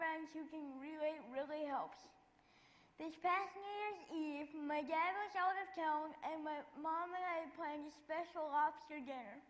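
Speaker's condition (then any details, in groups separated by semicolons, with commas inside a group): Cerebral palsy; wheelchair user; speech, physical, occupational therapy, muscle relaxant, past surgery complications; sometimes hard to understand, partly from muscle relaxant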